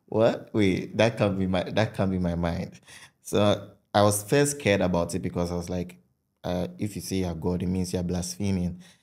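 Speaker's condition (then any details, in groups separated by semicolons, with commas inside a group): No condition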